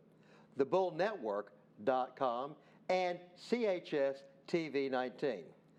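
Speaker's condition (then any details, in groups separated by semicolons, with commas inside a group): No condition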